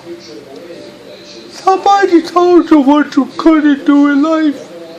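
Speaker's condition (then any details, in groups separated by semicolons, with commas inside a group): Cerebral palsy; speech hard to understand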